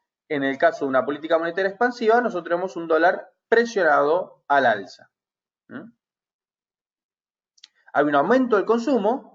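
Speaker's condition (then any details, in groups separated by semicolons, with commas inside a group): No condition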